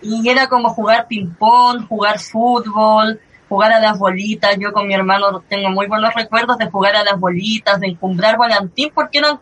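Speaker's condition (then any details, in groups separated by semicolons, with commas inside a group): Cleft lip and palate; since early childhood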